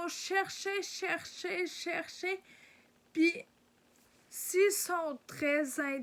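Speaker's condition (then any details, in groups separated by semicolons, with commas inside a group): Ataxia; degenerative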